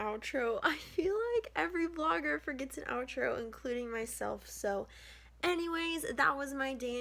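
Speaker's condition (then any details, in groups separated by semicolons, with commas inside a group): No condition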